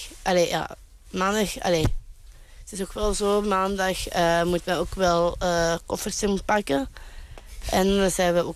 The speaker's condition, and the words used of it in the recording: Down syndrome. En daarmee heb ik soms een beetje last van mijn stem.